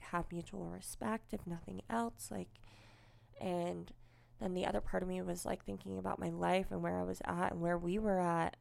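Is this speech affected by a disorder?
Yes: cleft lip and palate, unilateral.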